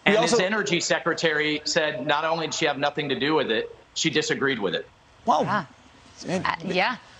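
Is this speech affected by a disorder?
No.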